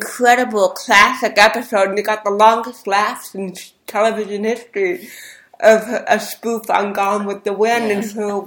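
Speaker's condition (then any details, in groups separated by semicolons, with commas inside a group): Cerebral palsy; speech therapy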